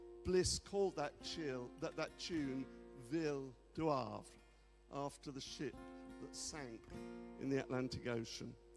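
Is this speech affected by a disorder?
No.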